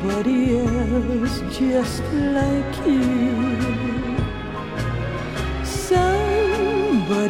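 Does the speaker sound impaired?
No.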